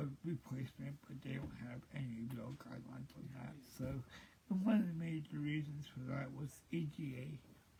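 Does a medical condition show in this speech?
Yes: cerebral palsy; present since birth.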